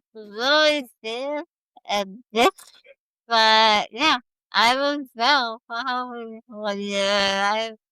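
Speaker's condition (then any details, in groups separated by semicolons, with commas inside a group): Spinal muscular atrophy type 1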